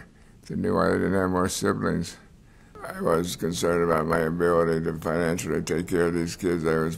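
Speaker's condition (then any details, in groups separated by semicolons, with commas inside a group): Multiple sclerosis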